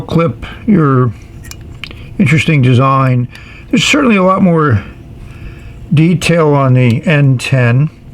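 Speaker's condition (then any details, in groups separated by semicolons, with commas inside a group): No condition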